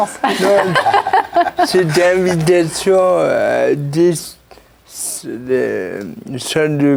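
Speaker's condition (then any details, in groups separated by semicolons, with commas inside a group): Cerebral palsy; since birth, birth injury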